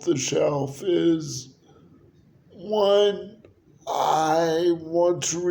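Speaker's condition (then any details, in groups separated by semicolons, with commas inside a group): Cerebral palsy; wheelchair, needs transfer help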